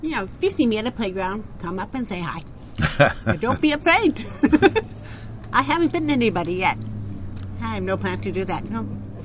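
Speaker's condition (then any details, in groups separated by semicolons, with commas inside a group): Profound deafness, genetic, profound; born hearing or hard of hearing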